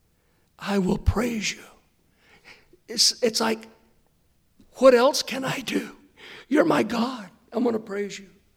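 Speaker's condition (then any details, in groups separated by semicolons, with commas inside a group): Hoarseness after vocal cord surgery; hard to hear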